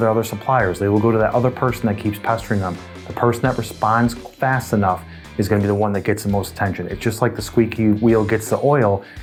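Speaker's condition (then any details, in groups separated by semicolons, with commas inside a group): No condition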